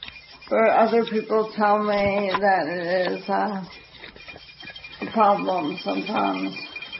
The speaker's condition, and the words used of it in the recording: Multiple sclerosis. I just hope that when I'm not understood, some of those things to me will let me know so I can repeat what I'm saying.